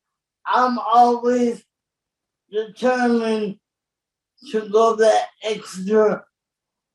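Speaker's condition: Cerebral palsy; born very premature

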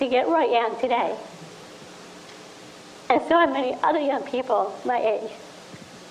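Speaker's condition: Down syndrome; speech problems

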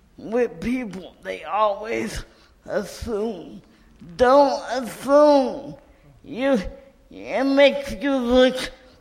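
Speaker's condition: Cerebral palsy; cerebral palsy from birth

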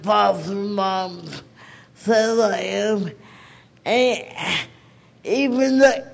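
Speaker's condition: Cerebral palsy; never received needed therapy; age 49

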